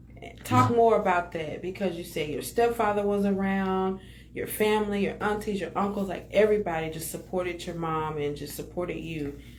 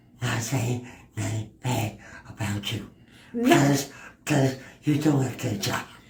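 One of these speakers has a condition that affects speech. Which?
The second: cerebral palsy; affects walking; not in wheelchair, not visibly apparent; speech issues, drools, spits a little when speaking.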